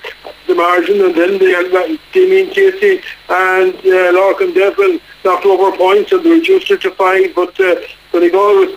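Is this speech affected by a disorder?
No.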